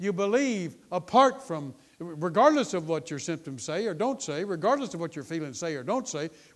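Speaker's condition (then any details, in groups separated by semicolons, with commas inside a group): No condition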